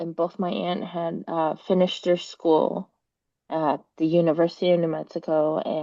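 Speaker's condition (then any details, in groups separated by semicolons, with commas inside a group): No condition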